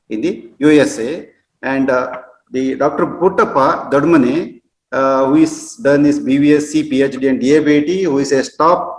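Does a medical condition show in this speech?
No.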